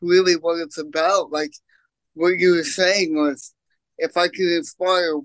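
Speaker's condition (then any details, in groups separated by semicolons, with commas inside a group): Cerebral palsy; congenital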